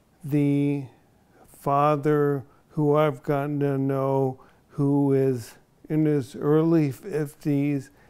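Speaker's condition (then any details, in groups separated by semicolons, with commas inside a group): ALS; onset in one foot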